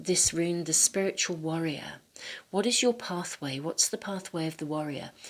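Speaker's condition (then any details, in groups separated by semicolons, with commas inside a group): No condition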